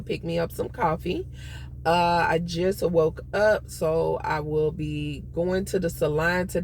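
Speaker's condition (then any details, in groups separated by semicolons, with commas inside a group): No condition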